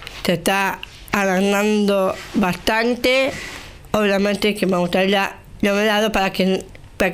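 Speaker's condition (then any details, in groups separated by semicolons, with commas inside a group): Down syndrome; age 35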